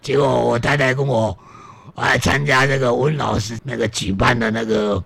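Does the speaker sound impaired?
Yes: vocal cord damage; vocal cord damage after cervical spine surgery, severe car accident 14 years ago, surgery two days later; symptoms greatly improved after Tzu Chi University senior fitness classes; unclear speech from vocal cord damage.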